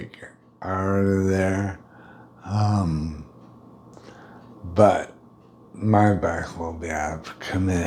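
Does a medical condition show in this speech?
Yes: brain injury.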